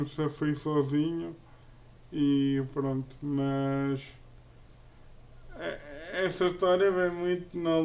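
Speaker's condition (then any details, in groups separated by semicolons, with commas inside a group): Cerebral palsy; uses a wheelchair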